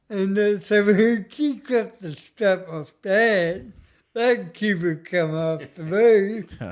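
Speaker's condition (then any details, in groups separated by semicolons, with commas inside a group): Cerebral palsy; speech noticeably affected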